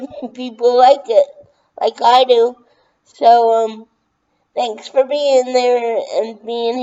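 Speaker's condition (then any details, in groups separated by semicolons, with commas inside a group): Brain injury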